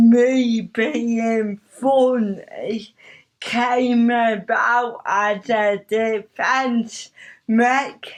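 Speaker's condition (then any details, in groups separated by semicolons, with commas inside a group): Cerebral palsy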